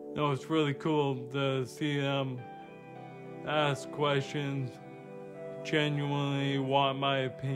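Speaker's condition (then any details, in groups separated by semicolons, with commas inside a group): ALS; diagnosed at 27, two and a half years, full-time nurse; feeding tube, speaks through an aid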